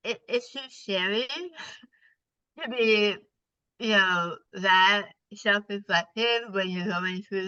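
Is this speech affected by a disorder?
Yes: partial glossectomy for tongue cancer.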